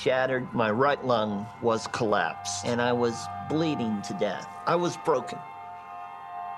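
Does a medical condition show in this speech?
Yes: bilateral cleft lip and palate; congenital, no roof of mouth, no upper lip, upper face unformed, many years of cosmetic and corrective surgery.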